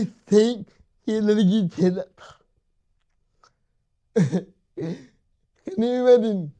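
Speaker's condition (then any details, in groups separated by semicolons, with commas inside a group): Cerebral palsy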